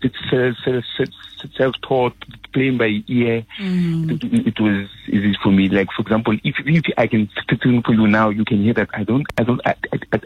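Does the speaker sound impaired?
Yes: stutter; present since growing up; phone caller from Limpopo, sings Frank Sinatra's Fly Me to the Moon on air; stutters when speaking, no stutter when singing or doing music, music has helped; here repeated sounds, prolonged sounds.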